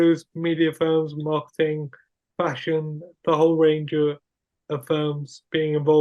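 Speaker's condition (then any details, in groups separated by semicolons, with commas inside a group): Cerebral palsy; acquired after birth, wheelchair user, many childhood surgeries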